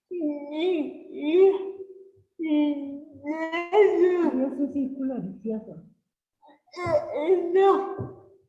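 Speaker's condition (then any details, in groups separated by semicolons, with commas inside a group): Cerebral palsy; since birth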